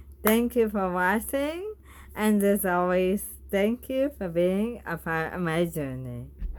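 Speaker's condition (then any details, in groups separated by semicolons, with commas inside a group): Bulbar ALS, bulbar onset; food sticks to teeth, extra saliva, choking risk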